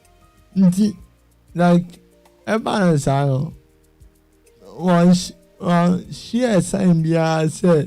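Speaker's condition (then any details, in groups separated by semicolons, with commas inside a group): Cerebral palsy; self-managing with exercises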